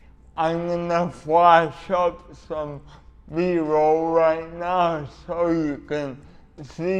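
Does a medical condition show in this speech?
Yes: cerebral palsy; uses adaptive equipment.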